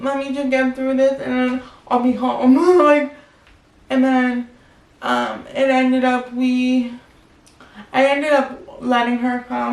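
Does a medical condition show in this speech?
Yes: cerebral palsy, spastic quadriplegic.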